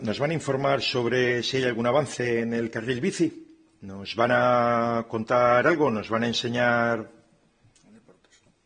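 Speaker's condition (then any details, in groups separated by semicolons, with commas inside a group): No condition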